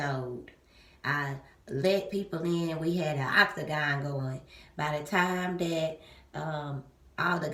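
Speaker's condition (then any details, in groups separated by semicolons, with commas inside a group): No condition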